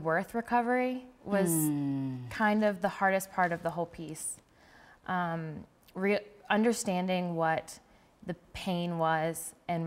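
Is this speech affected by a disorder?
No.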